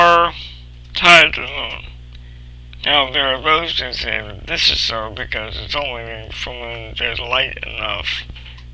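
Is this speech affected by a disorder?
Yes: cerebral palsy.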